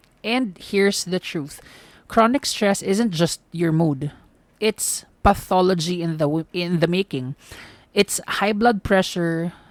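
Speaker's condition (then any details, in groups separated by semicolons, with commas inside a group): No condition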